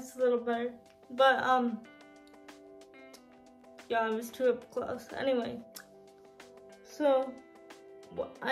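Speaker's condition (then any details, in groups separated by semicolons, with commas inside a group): Spastic quadriplegic cerebral palsy; tight spastic muscles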